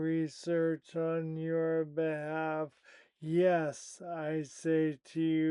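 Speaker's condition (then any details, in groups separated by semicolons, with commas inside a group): Primary lateral sclerosis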